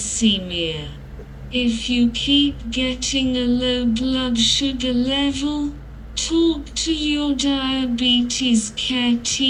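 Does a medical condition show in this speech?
Yes: cerebral palsy.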